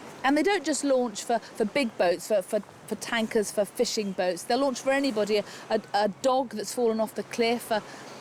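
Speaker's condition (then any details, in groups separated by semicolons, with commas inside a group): No condition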